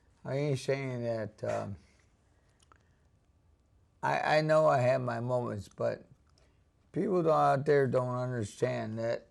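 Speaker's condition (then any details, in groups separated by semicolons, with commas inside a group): ALS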